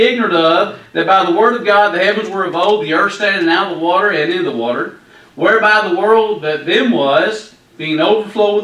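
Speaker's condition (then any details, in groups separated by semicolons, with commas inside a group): No condition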